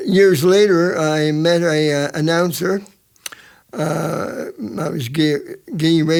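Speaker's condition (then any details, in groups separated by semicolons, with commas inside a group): Cerebral palsy; present from birth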